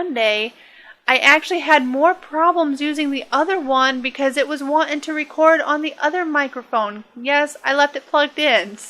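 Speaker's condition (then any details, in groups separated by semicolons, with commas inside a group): No condition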